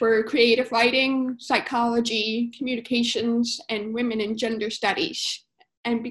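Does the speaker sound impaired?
Yes: profound deafness, cochlear implant, congenital profound hearing loss; born deaf, some cochlear hair cells left but insufficient, cochlear implant chosen by doctor father; uses lip reading cues in class, somewhat fluent in American Sign Language; speech developed through one-on-one training by mother, a former language teacher.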